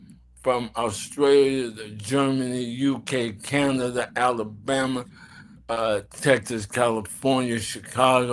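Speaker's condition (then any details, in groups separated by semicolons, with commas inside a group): ALS; bulbar onset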